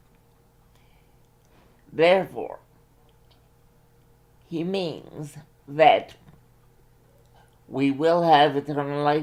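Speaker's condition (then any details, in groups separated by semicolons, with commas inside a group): Cerebral palsy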